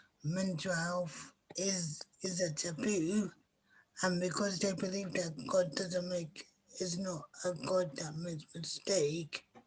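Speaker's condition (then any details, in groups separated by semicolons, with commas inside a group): Cerebral palsy; premature birth, ventilator at birth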